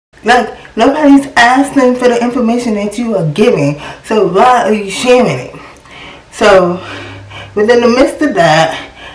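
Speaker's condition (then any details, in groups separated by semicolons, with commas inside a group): Cerebral palsy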